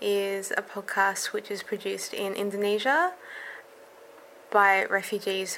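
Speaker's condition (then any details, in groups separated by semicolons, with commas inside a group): No condition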